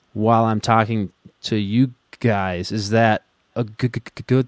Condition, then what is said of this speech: Stuttering. I am getting into some blocks, I'm trying to modify them a bit to make them a little easier.